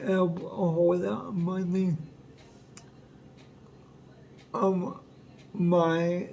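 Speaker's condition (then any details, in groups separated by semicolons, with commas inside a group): Cerebral palsy; uses wheelchair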